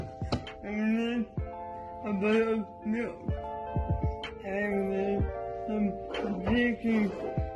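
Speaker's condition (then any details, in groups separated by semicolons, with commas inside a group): Cerebral palsy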